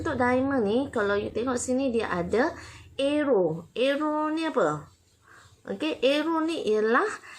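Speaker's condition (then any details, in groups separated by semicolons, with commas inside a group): No condition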